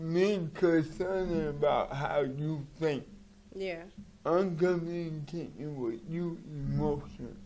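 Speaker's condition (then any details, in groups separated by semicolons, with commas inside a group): Cerebral palsy; from birth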